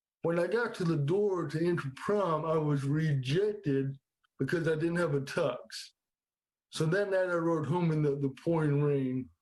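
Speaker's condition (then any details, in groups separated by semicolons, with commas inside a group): Cerebral palsy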